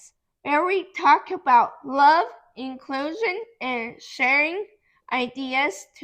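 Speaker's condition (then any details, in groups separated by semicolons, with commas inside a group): Cerebral palsy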